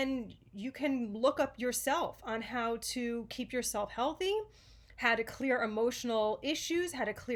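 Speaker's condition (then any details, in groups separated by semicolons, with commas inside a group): No condition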